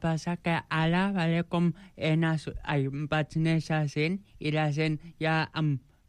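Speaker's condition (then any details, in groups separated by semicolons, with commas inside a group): Joubert syndrome; present from birth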